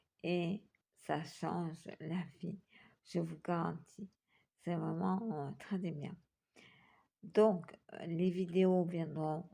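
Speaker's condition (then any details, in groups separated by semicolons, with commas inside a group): Multiple sclerosis; back pain cuts off breathing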